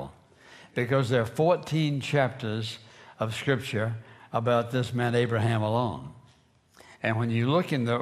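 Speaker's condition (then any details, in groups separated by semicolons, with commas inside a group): No condition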